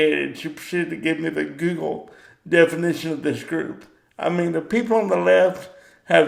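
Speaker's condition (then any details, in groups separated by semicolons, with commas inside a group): Cerebral palsy; power wheelchair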